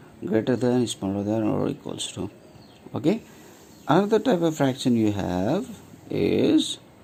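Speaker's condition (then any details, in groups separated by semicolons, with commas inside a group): No condition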